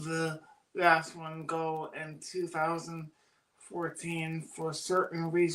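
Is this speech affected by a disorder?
Yes: cerebral palsy; birth oxygen deprivation.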